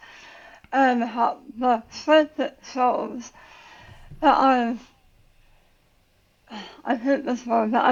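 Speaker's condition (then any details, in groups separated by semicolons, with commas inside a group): Tongue cancer surgery; most of tongue removed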